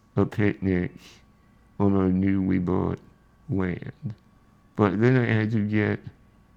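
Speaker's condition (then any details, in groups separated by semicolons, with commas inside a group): Spinal muscular atrophy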